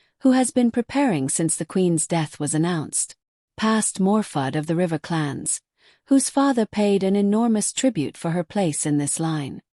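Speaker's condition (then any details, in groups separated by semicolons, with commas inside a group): No condition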